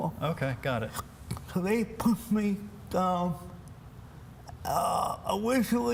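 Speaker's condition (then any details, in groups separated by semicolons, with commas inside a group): Cerebral palsy; speech impairment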